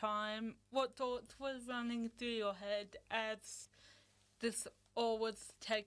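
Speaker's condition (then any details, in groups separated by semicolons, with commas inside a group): Cerebral palsy; cerebral palsy present from birth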